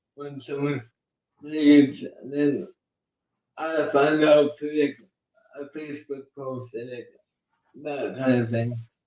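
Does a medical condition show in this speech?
Yes: cerebral palsy; uses one hand.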